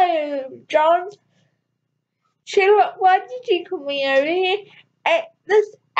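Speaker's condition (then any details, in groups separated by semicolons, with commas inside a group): Cerebral palsy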